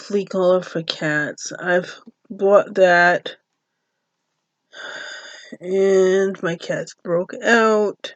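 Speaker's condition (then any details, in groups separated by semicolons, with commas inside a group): Cerebral palsy; uses a cane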